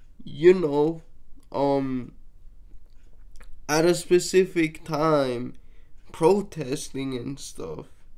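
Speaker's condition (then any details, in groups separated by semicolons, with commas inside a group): Cerebral palsy, mixed, mild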